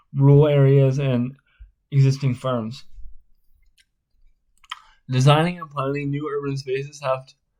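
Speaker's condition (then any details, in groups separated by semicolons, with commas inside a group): Spastic cerebral palsy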